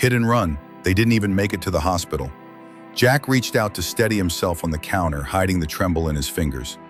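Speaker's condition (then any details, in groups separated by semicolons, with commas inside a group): No condition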